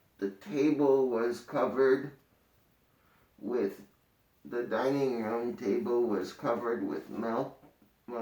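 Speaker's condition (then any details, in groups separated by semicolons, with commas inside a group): Cerebral palsy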